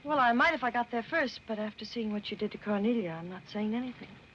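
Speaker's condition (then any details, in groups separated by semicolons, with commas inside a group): No condition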